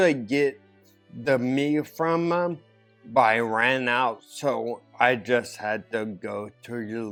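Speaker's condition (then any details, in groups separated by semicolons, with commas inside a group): Ataxia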